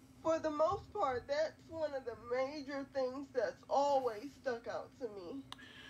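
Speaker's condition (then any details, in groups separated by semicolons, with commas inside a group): Quadriplegic cerebral palsy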